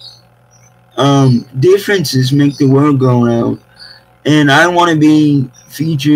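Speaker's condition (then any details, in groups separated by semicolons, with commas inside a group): Cerebral palsy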